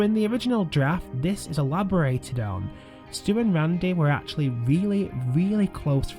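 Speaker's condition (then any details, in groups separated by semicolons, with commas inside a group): No condition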